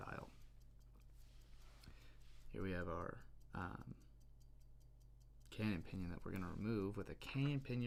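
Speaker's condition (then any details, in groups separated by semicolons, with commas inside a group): No condition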